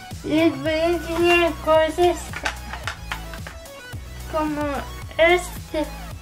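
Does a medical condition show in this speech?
Yes: cerebral palsy; physical disability.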